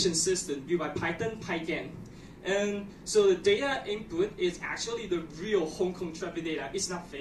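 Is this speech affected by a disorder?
No.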